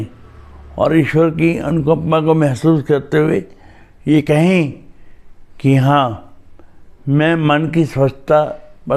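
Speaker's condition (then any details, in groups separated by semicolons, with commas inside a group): Cerebral palsy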